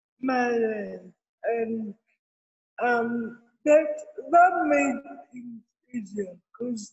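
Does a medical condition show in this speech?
Yes: cerebral palsy; from birth in Kenya, did not cry or breathe at birth, incubator for weeks, medical negligence; therapy since six months old, ongoing; other children thought talking different in childhood.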